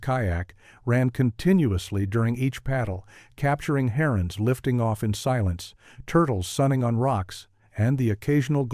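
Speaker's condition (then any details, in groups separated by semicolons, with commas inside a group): No condition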